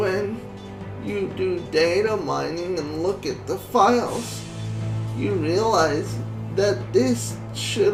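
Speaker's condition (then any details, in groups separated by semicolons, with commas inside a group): Cerebral palsy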